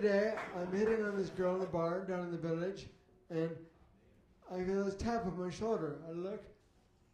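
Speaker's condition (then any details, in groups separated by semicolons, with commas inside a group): Traumatic brain injury; occupational therapy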